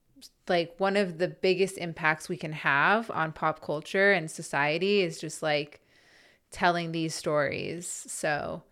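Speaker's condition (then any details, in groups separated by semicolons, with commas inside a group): No condition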